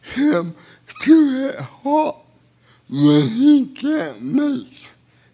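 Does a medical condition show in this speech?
Yes: cerebral palsy; speech a little unclear.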